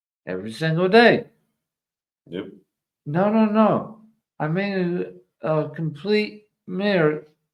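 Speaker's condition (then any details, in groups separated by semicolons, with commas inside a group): ALS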